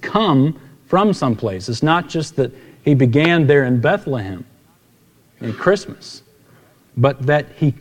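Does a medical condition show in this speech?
No.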